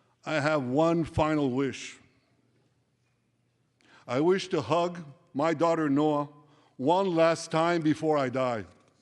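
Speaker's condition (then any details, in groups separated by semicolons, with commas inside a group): No condition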